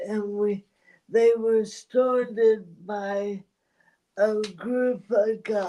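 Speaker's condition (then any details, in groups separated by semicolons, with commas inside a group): ALS; voice strains with talking, needs voice rest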